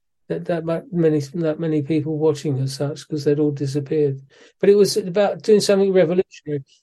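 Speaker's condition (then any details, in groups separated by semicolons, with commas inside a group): Parkinson's disease; diagnosed by neurologist in Malaysia around age 60, suspected for a while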